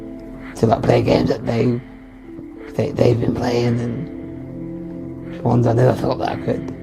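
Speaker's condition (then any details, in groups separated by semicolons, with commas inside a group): Duchenne muscular dystrophy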